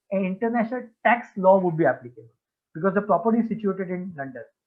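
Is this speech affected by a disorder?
No.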